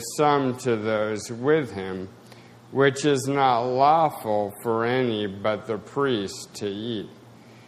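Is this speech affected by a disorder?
Yes: spasticity, mild.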